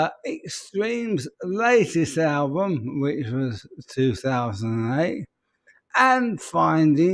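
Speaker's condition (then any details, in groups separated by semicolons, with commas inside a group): ALS; speech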